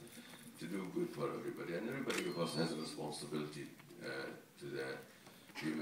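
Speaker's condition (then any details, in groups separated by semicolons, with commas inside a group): No condition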